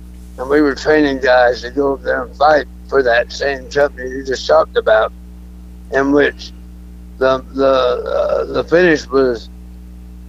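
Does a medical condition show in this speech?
Yes: throat cancer; throat cancer over last couple of years; cancer survivor, alive and well; speech not the best as result of throat cancer, may sound drunk, quit podcasts over it.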